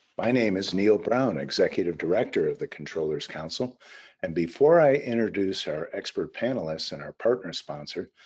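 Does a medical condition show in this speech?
No.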